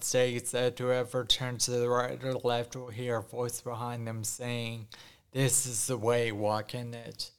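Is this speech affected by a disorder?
Yes: ataxia after strokes, mild; initially nonverbal, knew only ASL alphabet, improvised signs, now slight speech impediment, not really bad.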